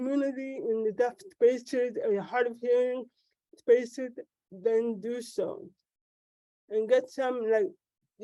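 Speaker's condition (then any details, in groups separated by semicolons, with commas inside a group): Cerebral palsy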